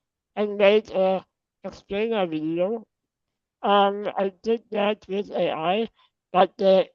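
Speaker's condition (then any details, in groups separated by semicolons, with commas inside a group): Spinal muscular atrophy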